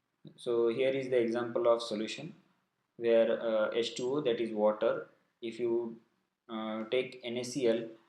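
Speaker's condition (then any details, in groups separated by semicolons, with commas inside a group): No condition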